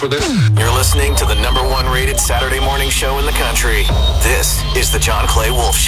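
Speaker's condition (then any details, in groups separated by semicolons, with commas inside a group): No condition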